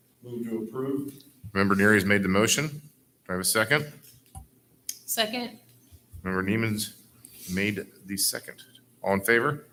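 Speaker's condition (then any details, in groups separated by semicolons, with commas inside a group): No condition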